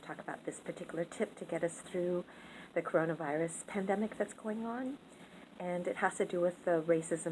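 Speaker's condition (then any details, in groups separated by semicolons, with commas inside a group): No condition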